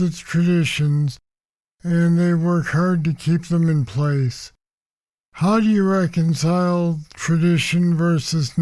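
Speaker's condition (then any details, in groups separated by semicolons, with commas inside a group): Parkinson's disease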